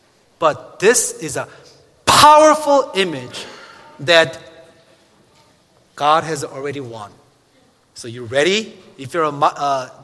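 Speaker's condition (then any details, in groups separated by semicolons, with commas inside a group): No condition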